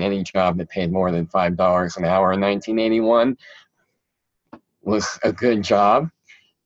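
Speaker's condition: Cleft palate; present since childhood

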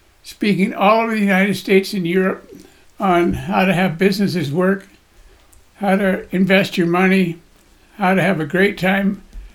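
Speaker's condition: Parkinson's disease; voice shakes, body shakes

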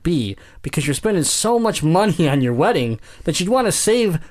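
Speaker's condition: Cleft palate; congenital cleft palate

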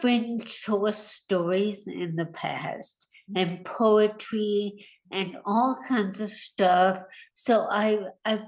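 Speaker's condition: Hemorrhagic stroke; brain works faster than tongue

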